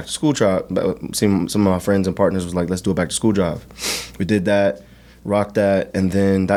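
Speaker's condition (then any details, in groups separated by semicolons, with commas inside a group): No condition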